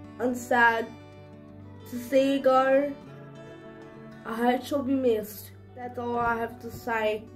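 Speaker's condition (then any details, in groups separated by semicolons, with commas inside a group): Cerebral palsy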